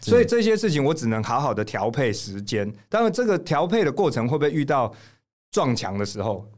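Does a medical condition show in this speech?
No.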